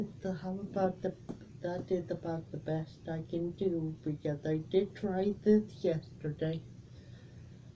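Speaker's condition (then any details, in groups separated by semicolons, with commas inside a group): Cerebral palsy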